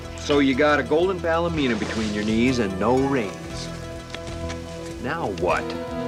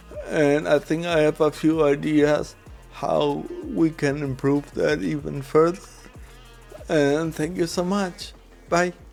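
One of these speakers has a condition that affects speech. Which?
The second: cerebral palsy.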